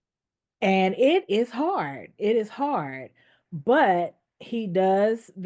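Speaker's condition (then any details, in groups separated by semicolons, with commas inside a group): No condition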